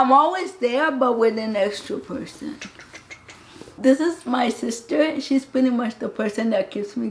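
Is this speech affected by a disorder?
Yes: cerebral palsy.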